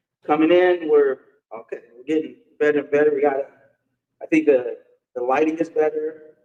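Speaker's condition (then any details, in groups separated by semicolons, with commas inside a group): No condition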